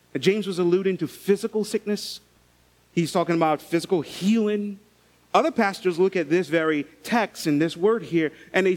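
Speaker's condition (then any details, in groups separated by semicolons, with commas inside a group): No condition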